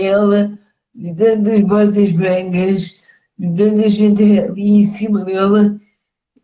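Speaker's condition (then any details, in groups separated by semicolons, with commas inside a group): Cerebral palsy; speech affected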